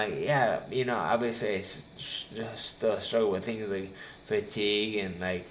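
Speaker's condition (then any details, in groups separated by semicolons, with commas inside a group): Traumatic brain injury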